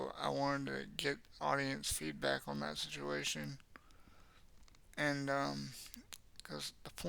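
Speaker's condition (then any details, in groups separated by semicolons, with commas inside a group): Cerebral palsy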